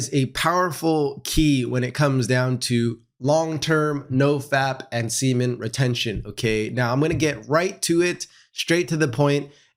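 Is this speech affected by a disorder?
No.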